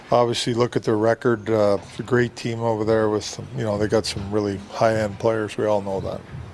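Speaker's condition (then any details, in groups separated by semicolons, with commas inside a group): No condition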